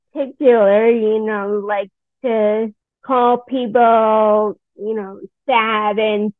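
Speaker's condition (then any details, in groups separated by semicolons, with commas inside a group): Friedreich's ataxia; unclear whether from Friedreich's ataxia or multiple sclerosis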